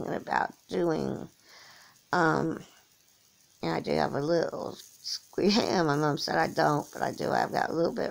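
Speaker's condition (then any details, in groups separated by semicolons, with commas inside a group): Cerebral palsy; from birth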